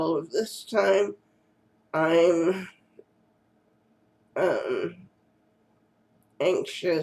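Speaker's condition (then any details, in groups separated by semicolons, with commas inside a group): Cerebral palsy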